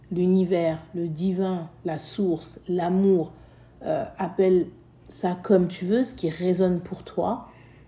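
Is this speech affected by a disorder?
No.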